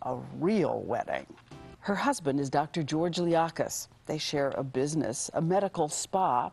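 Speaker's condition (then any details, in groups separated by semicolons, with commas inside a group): No condition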